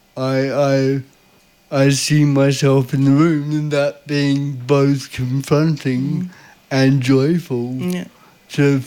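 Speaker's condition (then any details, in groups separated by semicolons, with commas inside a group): Cerebral palsy; visible disability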